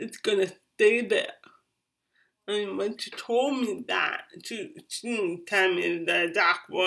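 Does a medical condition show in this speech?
Yes: cerebral palsy.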